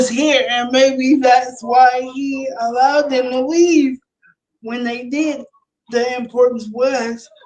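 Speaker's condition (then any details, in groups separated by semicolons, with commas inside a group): Cerebral palsy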